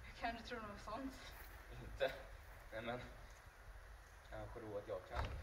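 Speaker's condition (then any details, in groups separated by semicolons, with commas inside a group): No condition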